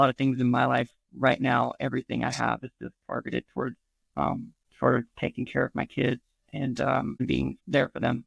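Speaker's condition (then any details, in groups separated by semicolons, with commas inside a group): No condition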